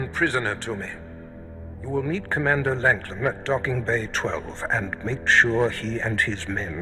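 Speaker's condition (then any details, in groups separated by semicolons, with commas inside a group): No condition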